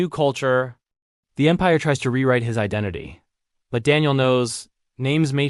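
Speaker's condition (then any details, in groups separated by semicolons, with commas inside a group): No condition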